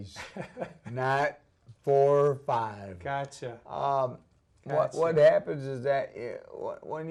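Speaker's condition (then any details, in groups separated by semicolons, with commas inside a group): ALS; onset couple years ago, pain, pain medication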